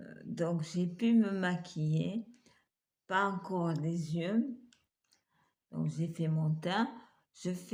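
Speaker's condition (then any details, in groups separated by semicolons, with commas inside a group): Multiple sclerosis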